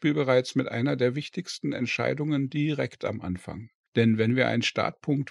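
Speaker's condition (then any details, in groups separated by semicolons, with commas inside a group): No condition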